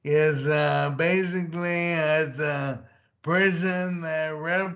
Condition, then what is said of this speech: ALS (motor neuron disease). Of course, you see the bulbar effects on my speech.